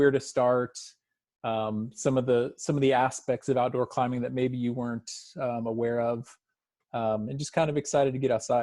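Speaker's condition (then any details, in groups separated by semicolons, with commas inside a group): No condition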